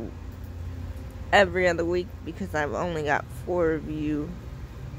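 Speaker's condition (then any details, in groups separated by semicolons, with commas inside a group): Cerebral palsy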